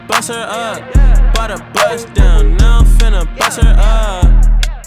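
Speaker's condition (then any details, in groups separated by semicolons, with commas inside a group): No condition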